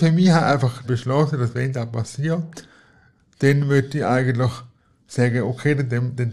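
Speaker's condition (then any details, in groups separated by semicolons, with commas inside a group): Cerebral palsy; wheelchair user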